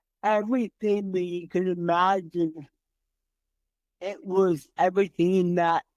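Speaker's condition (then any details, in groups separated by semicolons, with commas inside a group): Cerebral palsy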